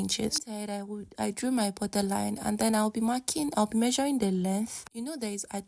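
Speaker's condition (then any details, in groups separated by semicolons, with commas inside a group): No condition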